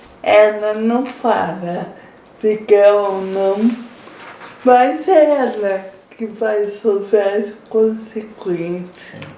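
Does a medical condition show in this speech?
Yes: cerebral palsy; from birth, affects diction and motor control; impaired diction.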